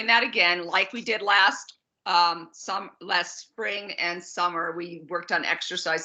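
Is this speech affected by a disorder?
No.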